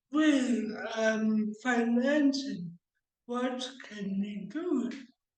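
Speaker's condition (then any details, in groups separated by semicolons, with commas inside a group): Cerebral palsy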